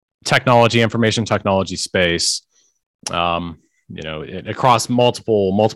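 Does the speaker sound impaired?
No.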